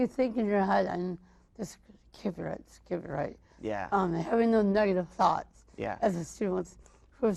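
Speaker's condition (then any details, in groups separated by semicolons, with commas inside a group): Mild cerebral palsy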